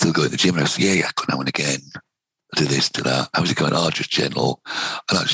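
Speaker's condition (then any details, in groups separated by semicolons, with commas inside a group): Vocal cord cancer, head and neck cancer, right vocal cord; earlier voice croaky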